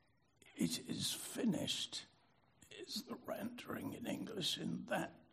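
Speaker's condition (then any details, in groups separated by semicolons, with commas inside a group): Spasmodic dysphonia; lost resonance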